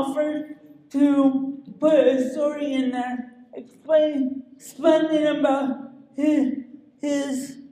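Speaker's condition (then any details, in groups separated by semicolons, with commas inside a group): Cerebral palsy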